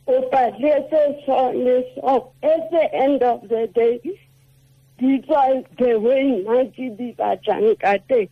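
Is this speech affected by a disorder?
Yes: cerebral palsy; present from birth, affects walking and hand use, uses hands in a different way, takes her time; affects speech.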